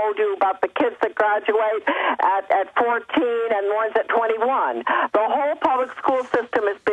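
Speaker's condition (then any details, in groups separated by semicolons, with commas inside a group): No condition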